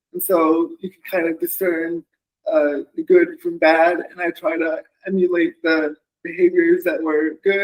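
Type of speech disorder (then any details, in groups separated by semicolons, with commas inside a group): Dysarthria; cerebral palsy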